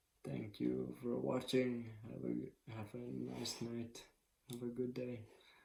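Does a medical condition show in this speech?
Yes: ALS; speech improved, slow and slurred when tired.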